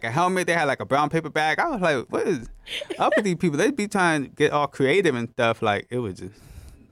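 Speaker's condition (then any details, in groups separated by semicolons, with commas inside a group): Hard of hearing, gentamicin-induced hearing loss; hearing loss caused by Gentamicin, right ear profound near deaf, left ear moderate, wears hearing aids; hears little without them, relies on lip reading, masks hinder understanding; speech therapy due to hearing loss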